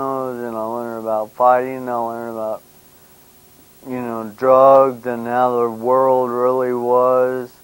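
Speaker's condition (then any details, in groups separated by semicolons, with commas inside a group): Brain injury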